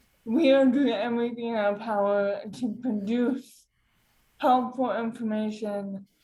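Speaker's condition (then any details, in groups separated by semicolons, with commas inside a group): Cerebral palsy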